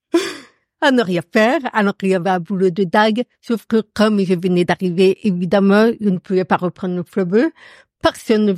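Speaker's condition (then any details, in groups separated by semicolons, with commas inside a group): Profound deafness; audible accent from deafness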